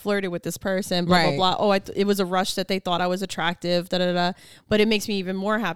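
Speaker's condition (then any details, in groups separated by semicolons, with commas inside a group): No condition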